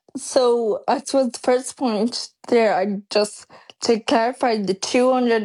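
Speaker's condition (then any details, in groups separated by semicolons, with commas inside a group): Friedreich's ataxia; onset at age 12, walking aid within a year, wheelchair for long distances within 4 years, wheelchair bound by school end; speech drastically declining yearly, voice recorded for future synthetic voice, worsening swallow, uses dysphagia cups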